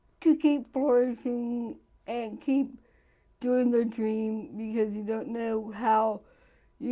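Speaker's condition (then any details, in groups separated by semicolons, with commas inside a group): Cerebral palsy; present from birth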